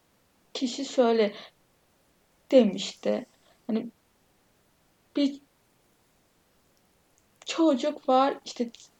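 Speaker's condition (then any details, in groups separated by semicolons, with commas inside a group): Stuttering; other stutterers in family, attends stuttering self-help groups; stuttering a lot during recording; frequent part-word and syllable repetitions, fillers, heavy stuttering; blocks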